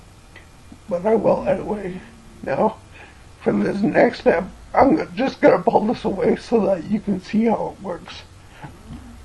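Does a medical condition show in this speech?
Yes: cerebellar ataxia from brain tumour.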